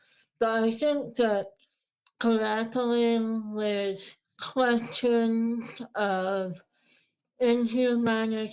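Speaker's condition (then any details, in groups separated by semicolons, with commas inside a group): Moebius syndrome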